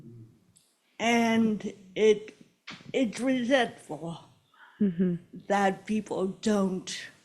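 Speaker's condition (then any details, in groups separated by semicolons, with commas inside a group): Cerebral palsy; since birth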